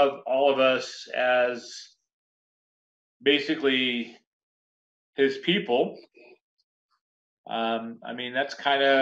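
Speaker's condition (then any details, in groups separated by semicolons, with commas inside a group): No condition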